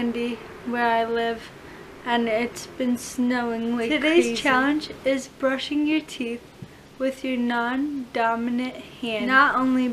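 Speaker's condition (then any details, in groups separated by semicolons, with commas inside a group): Cerebral palsy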